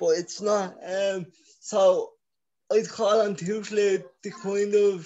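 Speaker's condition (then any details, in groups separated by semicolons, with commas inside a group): Cerebral palsy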